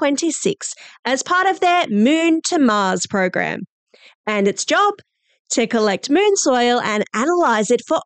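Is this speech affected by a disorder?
No.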